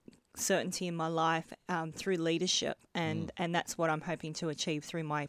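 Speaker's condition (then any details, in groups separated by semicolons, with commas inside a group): Bilateral cleft lip and palate; adult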